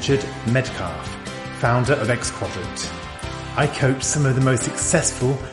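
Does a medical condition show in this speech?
No.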